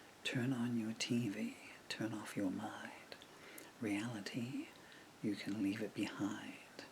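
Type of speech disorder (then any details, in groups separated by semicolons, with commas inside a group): Bulbar dysarthria; progressive bulbar palsy (MND)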